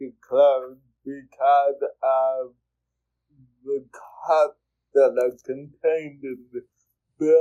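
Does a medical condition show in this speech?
Yes: cerebral palsy; speech therapy in childhood.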